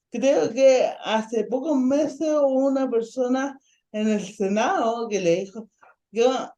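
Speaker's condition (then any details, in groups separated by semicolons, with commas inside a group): Ataxic cerebral palsy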